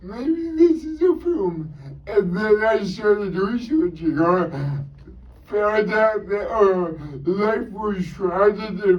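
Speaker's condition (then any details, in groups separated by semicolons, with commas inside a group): Cerebral palsy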